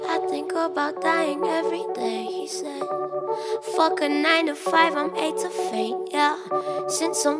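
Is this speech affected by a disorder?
No.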